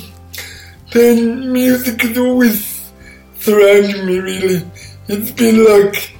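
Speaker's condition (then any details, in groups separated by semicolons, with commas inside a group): Cerebral palsy; from birth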